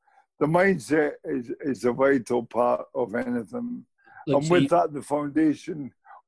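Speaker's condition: Motor neurone disease; began with twitches and muscle wasting

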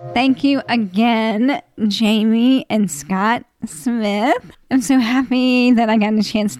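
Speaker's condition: ALS; progressive

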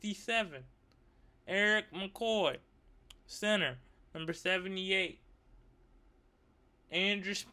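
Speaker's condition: Cerebral palsy; wheelchair user

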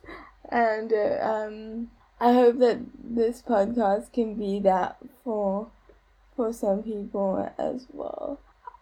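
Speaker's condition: Cerebral palsy; age 29

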